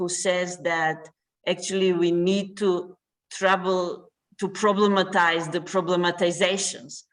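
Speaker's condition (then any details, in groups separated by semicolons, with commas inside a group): No condition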